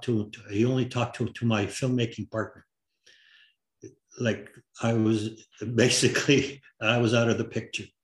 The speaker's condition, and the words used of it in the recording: Stuttering. I still stutter, but I keep rolling along.